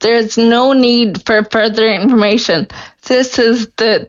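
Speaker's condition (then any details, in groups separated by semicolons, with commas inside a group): Friedreich's ataxia; progressive Friedreich's ataxia, wheelchair user, no access yet to Skyclarys; deteriorating, struggling with transfers from wheelchair to bed and toilet; very hard to speak, exhausted after speaking, worsening swallow, more frequent choking episodes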